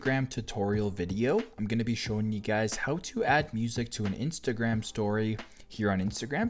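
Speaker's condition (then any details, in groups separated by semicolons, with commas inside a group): No condition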